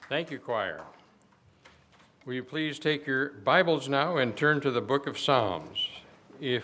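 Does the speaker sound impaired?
No.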